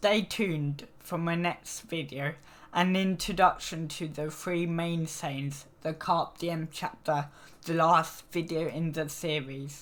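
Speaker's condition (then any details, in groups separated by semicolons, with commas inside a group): Cerebral palsy; needs frequent rest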